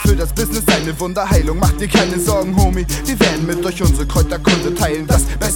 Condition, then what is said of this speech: None; typical speech.